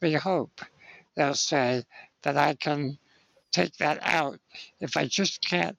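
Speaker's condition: Spinal muscular atrophy; age 60

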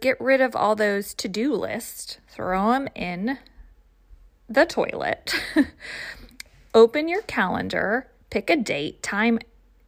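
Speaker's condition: No condition

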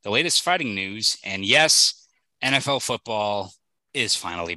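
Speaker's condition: No condition

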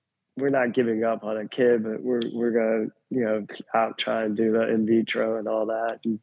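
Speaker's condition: Cleft lip and palate; congenital

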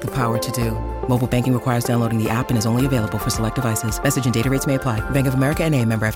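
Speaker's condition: No condition

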